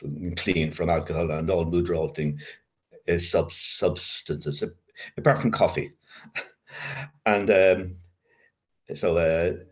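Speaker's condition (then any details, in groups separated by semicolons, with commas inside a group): Covert stutter; severe childhood stutter with blocks, linked to adverse childhood experience, child guidance clinic, speechless while drinking; covert since early sobriety in AA, about 40 years, occasional blocks, talks easily at meetings; stutters mostly in mind, thinks ahead around feared words, voice long felt fake; repeated sounds, prolonged sounds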